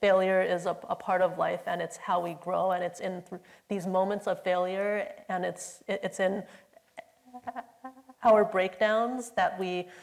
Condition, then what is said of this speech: Stuttering. I had a stutter when I was like in high school, and sometimes I still have it.